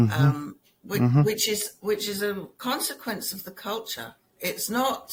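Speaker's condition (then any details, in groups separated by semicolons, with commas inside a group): No condition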